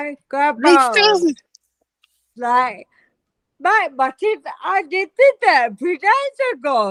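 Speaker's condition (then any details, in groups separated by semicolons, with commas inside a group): Multiple system atrophy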